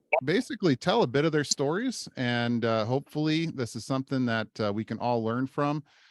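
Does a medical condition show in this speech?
No.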